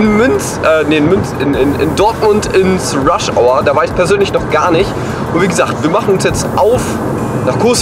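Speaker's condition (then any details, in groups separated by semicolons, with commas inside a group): No condition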